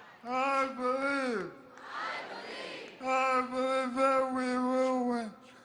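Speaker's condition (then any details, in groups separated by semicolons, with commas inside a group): ALS; weak voice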